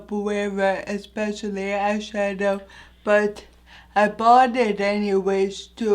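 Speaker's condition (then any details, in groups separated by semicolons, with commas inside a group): Anoxic brain injury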